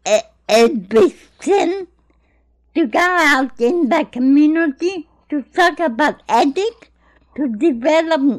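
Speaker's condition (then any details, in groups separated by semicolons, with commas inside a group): Cerebral palsy; cerebral palsy from childhood, born in Greece, cannot move without some support; had speech problems in childhood, began talking after attending Gruella school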